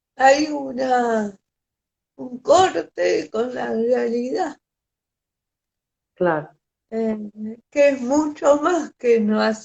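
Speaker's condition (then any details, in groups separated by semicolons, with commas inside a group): Cerebral palsy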